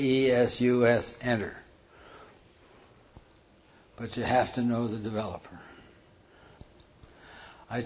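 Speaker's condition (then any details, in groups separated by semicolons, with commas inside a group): Parkinson's; hand tremor during talk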